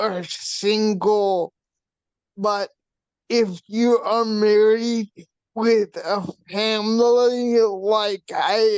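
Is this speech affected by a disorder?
Yes: brain shunt failure.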